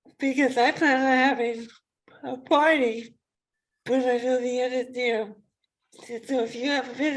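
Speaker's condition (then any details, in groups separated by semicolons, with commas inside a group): ALS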